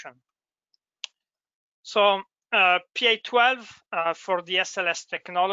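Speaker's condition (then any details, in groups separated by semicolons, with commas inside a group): No condition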